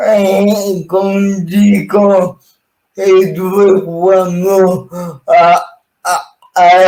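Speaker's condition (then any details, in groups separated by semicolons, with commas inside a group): Cerebral palsy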